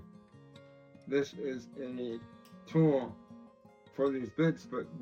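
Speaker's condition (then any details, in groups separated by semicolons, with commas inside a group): Cerebral palsy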